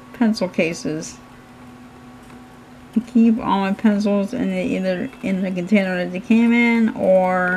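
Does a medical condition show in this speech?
Yes: cerebral palsy; hands affected, shaking.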